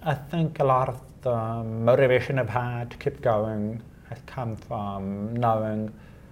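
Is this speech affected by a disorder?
Yes: deafness; unable to make phone calls unaided.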